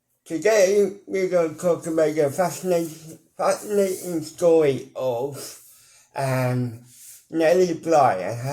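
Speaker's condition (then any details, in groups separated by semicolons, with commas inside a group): Cerebral palsy; mild, ataxic type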